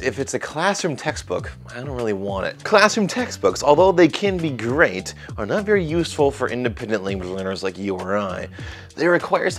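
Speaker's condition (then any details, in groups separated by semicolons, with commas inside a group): No condition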